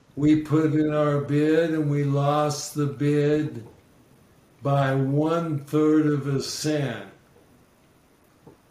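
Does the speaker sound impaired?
Yes: ALS; slurred speech, losing voice, still heard loud and clear.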